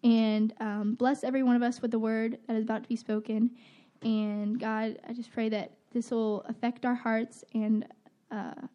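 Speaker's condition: No condition

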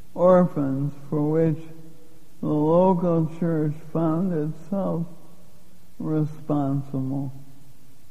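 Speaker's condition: Lou Gehrig's disease; given 3 to 5 years to live

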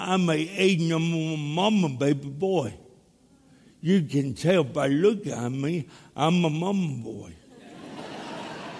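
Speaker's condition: Cerebral palsy; speech impediment

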